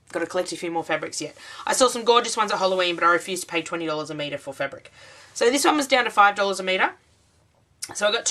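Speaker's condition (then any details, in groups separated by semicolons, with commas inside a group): No condition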